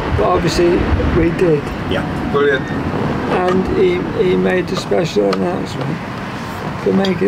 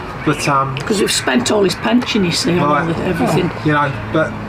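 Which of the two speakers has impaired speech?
The first: motor neurone disease; wheelchair, one working arm, night ventilation, rapid progression; breathless when talking, shallow breathing, night carbon dioxide build-up.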